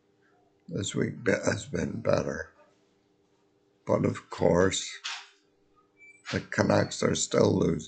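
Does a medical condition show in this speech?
Yes: multiple sclerosis.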